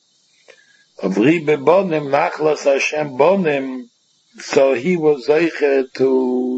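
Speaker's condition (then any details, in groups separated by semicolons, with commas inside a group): No condition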